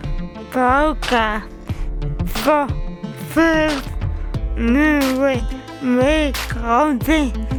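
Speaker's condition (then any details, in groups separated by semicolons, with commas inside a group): Cerebral palsy; from birth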